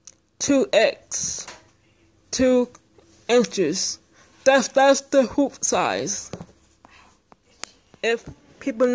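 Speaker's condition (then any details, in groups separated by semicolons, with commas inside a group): Speech impairment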